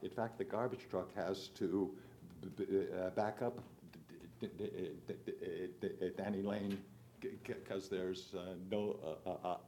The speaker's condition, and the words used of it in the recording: Stuttering. You're going to have to forgive me just a little bit. I stutter.